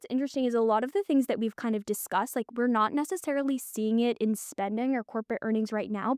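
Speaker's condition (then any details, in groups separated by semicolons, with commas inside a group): No condition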